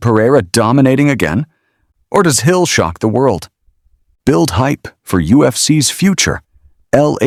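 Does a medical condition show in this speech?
No.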